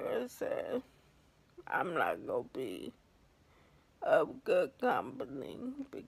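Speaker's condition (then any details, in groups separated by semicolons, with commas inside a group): ALS; affects hands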